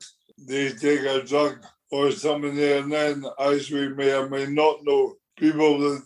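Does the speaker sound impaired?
Yes: motor neurone disease; progressive, notably worse than a couple of years ago; hands and arms sometimes not working, bad fall about 4 months ago hitting badly.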